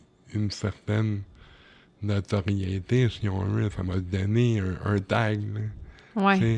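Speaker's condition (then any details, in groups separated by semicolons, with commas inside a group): Cerebral palsy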